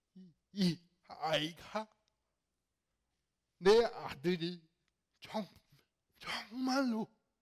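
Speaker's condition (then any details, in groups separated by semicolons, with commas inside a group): Cerebral palsy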